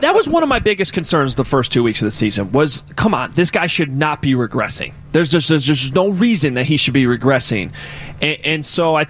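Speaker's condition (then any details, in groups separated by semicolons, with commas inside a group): No condition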